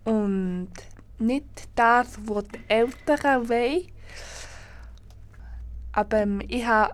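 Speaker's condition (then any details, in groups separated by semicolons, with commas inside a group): Cerebral palsy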